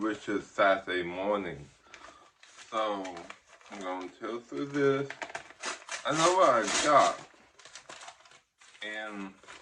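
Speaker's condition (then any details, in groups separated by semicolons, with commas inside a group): Ataxic cerebral palsy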